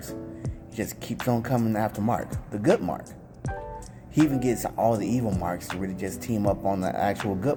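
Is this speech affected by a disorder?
No.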